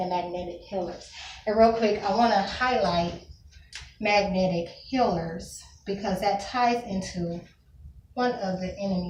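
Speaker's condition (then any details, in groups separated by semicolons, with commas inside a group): No condition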